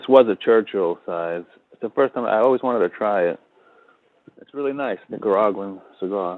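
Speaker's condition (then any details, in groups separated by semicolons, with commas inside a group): No condition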